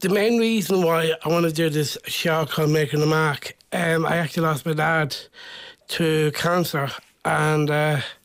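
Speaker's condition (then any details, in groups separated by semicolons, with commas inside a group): Down syndrome; acting from age eight at rayfields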